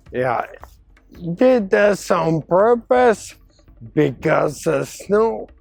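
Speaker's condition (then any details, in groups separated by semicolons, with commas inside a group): Ataxia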